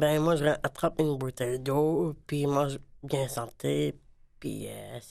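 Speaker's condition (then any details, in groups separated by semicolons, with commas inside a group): Down syndrome; trisomy 21, extra chromosome on 21st pair, with intellectual disability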